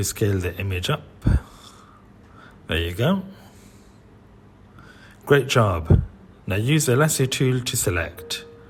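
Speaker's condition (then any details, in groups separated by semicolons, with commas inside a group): No condition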